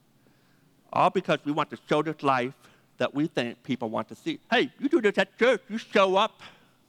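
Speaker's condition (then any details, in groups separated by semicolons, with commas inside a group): Deafness; 80% deaf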